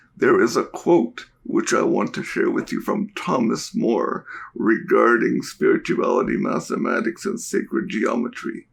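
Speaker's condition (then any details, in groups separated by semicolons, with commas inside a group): Cerebral palsy; diagnosed at birth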